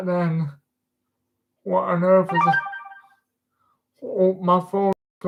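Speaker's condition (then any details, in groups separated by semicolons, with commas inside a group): Cerebral palsy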